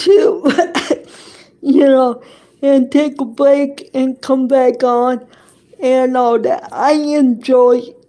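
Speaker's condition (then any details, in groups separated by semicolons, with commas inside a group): Cerebral palsy; affects hand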